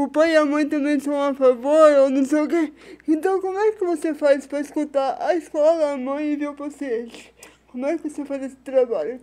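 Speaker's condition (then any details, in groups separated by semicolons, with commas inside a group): Cerebral palsy; spasticity, premature birth; previously took Lioresal for spasticity, stopped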